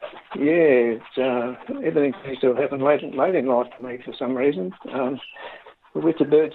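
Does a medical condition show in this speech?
Yes: Parkinson's disease.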